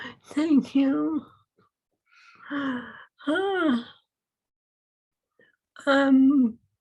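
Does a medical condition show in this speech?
Yes: ALS; voice changed, singing helps speech.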